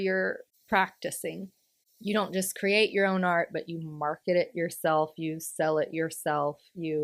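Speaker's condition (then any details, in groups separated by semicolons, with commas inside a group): No condition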